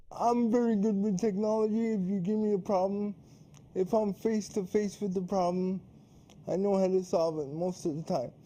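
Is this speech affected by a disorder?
Yes: cerebral palsy; limited mobility, difficulty using touchscreens.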